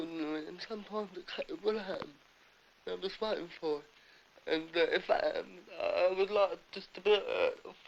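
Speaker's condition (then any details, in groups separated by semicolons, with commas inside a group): Cerebral palsy; athetoid type, visibly disabled; difficulties communicating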